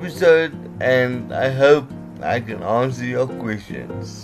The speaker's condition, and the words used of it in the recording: Cerebral palsy. There's actually a reason why my voice sounds the way it does and why I can't always formulate the words correctly.